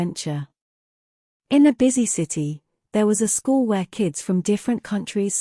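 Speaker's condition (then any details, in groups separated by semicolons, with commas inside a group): No condition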